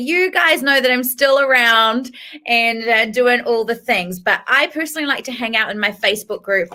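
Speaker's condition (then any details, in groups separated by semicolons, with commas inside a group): No condition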